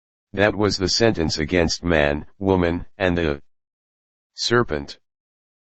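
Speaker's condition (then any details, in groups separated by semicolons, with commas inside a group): No condition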